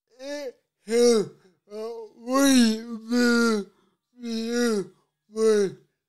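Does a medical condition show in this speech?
Yes: cerebral palsy.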